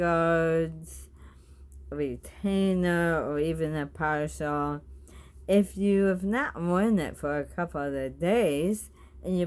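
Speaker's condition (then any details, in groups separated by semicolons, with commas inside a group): Bulbar ALS; bulbar onset, tongue atrophy, cheek and tongue weakness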